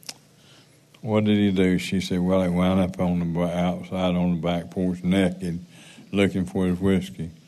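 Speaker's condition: Parkinson's

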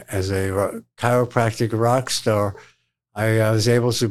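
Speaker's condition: Tongue cancer surgery; tongue (glossopharyngeal) cancer, tongue lesion found on biopsy, surgically excised

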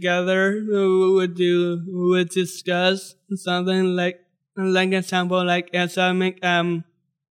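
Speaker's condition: Down syndrome

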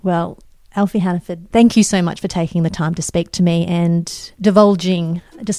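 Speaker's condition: No condition

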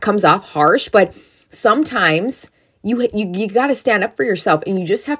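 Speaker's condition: No condition

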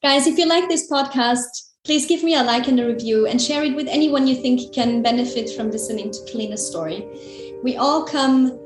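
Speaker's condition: No condition

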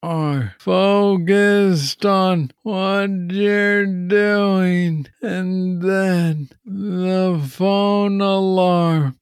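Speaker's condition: Parkinson's disease; young onset, diagnosed at age 35; voice sounds super strong some weeks, varies week to week, facial pulling to left

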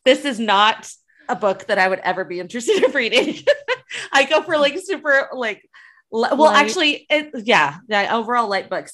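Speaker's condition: No condition

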